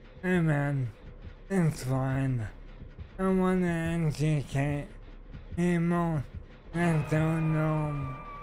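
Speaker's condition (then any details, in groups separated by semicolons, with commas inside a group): ALS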